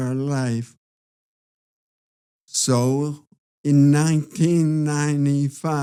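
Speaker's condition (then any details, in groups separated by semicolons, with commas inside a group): Parkinson's disease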